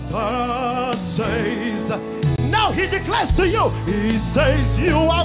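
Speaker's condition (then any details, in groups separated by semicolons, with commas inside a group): No condition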